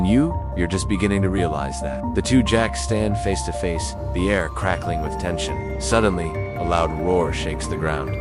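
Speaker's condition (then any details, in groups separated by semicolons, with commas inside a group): No condition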